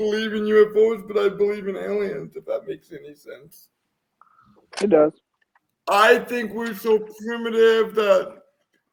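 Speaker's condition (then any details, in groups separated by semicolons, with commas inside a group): Cerebral palsy; uses wheelchair; voice affected by condition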